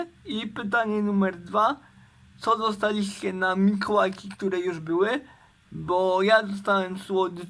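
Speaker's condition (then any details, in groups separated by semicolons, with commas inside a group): Cerebral palsy; uses wheelchair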